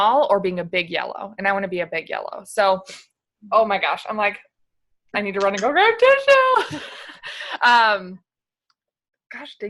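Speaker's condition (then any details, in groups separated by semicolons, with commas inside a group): No condition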